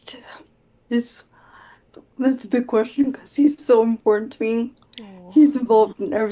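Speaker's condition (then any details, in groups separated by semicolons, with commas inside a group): Quadriplegic cerebral palsy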